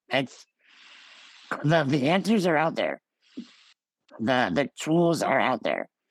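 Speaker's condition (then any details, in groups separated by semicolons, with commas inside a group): Ullrich congenital muscular dystrophy; stopped breathing 2 minutes six weeks later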